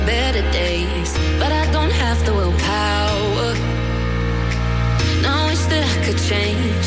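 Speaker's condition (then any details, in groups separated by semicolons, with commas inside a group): No condition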